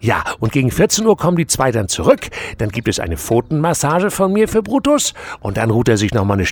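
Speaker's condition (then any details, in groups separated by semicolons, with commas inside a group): No condition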